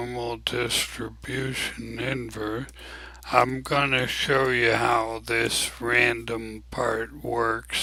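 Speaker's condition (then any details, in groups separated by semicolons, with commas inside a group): ALS; abnormally slow voice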